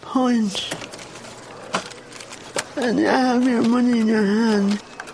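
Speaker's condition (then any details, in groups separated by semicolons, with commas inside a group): Cerebral palsy; disliked childhood speech therapy over 20 years ago; poorly controlled voice, long words take breath, often not understood, thought drunk on phone, hard to hear in crowds, tiring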